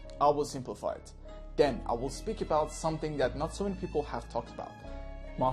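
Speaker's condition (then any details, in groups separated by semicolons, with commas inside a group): No condition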